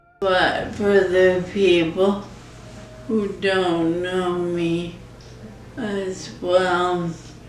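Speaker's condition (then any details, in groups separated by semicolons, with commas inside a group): ALS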